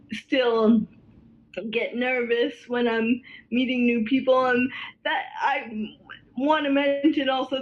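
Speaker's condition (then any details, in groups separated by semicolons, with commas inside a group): Cerebral palsy, spastic quadriplegia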